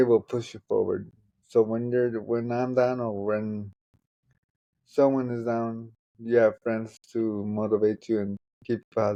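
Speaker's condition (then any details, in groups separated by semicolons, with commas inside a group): Traumatic brain injury; left side affected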